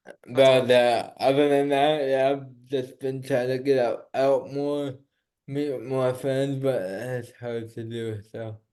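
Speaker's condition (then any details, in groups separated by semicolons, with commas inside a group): Cerebral palsy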